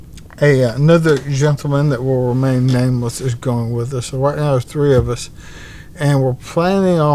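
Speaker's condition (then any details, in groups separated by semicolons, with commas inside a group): ALS; bulbar-upper onset, tongue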